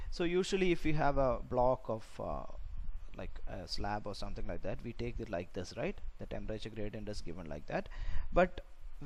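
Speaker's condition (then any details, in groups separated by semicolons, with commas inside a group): No condition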